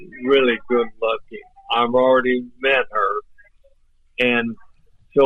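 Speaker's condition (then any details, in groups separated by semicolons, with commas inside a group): ALS; voice off but clear and understandable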